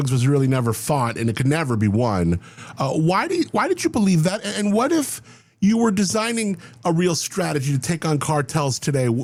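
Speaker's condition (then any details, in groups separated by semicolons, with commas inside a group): No condition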